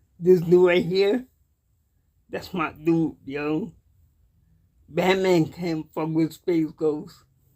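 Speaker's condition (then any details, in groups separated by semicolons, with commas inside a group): Cerebral palsy; cannot walk, uses wheelchair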